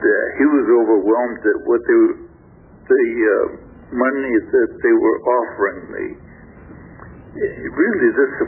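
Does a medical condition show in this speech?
Yes: stroke affecting throat muscles; last small stroke affected throat muscles.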